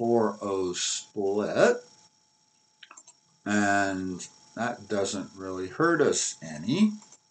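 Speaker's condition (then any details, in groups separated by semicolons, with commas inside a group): No condition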